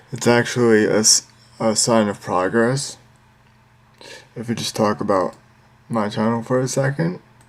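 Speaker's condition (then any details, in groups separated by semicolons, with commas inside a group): Cerebral palsy, spastic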